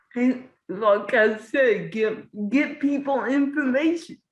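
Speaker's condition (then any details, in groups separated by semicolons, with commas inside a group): Cerebral palsy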